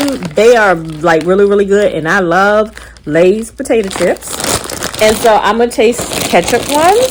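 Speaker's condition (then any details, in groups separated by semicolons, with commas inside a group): No condition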